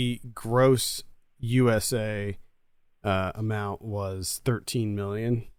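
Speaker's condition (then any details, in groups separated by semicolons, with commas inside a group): No condition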